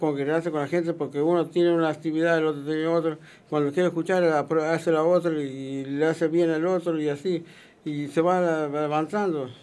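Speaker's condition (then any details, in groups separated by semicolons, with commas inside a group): Parkinson's disease; no tremor now, Levocar one daily, treated by Dr. Michile of Buenos Aires, long-distance cycling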